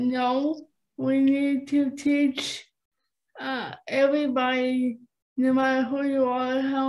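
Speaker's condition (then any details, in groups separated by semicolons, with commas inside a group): Cerebral palsy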